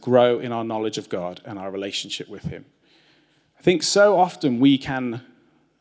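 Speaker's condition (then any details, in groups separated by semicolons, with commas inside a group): No condition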